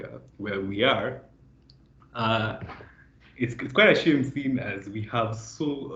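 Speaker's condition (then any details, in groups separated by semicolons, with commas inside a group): No condition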